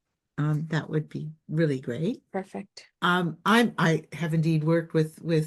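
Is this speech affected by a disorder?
No.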